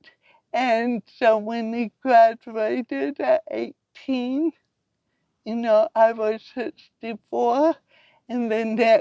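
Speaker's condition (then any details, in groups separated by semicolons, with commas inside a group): Cerebral palsy; from birth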